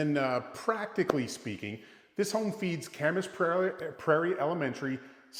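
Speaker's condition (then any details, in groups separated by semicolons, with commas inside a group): No condition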